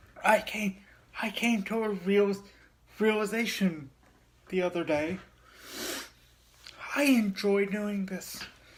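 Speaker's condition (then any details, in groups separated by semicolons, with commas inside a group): Cerebral palsy; heavily altered breathing patterns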